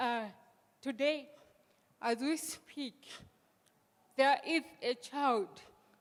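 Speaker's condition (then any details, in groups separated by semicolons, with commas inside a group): Cerebral palsy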